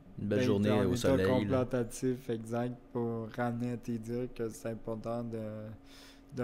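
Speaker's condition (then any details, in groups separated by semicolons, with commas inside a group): Cerebral palsy; wheelchair use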